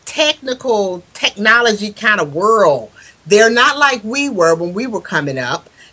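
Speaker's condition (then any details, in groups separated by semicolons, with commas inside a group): No condition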